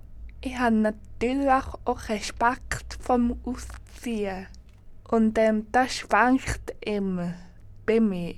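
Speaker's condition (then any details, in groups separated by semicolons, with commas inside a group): Cerebral palsy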